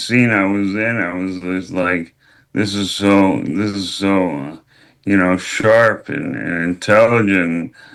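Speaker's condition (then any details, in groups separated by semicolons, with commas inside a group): ALS; could barely speak during filming, says speech still present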